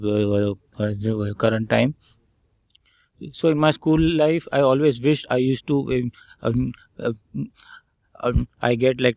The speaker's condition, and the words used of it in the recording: Stuttering. And even I stutter when I speak.